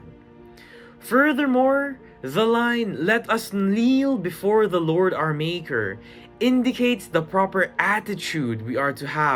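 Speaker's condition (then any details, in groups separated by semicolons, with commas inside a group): No condition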